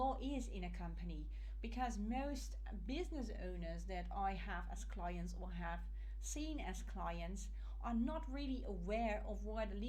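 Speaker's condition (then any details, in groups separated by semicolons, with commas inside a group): No condition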